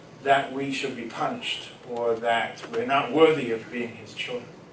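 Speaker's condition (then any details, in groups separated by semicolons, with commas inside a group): No condition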